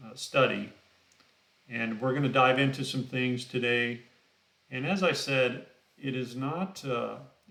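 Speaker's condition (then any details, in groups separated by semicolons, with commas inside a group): No condition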